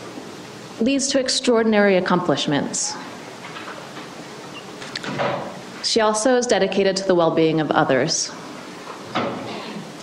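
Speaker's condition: No condition

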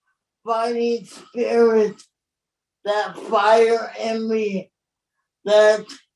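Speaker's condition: Cerebral palsy; born very premature, staff help with Hoyer lift transfers in and out of bed

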